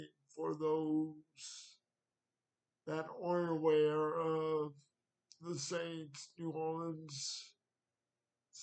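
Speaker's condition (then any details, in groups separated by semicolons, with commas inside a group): Cerebral palsy; wheelchair, needs transfer help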